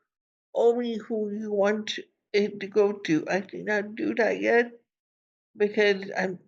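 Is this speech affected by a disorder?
Yes: cerebral palsy; from birth.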